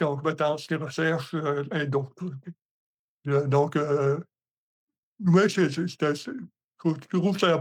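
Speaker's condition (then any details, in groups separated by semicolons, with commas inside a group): Hemiparalysis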